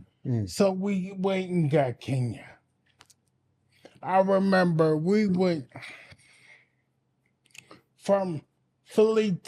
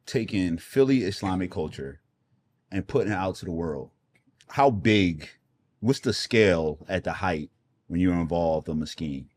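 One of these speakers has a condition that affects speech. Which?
The first: anoxic brain injury; brain without oxygen 40 minutes, memory loss; about 95% recovered, still in speech therapy; speech therapy ongoing, audible speech difference, loses train of thought.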